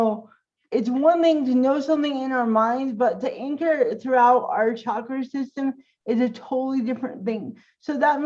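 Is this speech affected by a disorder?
Yes: cerebral palsy.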